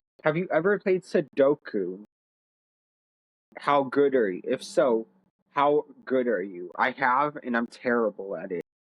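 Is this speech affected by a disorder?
No.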